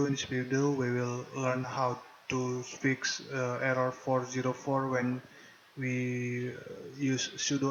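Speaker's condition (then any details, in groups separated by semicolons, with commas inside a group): No condition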